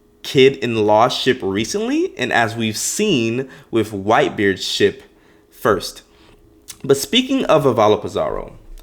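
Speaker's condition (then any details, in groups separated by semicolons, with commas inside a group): No condition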